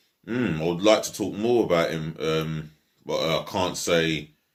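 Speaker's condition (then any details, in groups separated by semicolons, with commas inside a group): No condition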